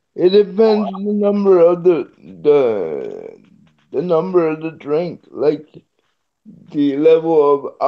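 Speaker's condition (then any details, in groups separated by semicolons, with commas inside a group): Cerebral palsy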